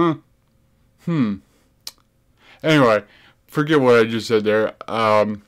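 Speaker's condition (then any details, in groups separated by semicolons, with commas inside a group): Cerebral palsy; affects gait and walking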